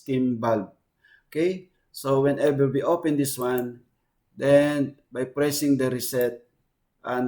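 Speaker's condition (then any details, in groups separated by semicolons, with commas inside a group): No condition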